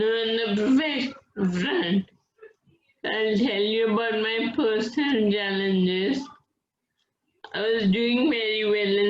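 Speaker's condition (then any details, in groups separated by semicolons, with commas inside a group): Friedreich's ataxia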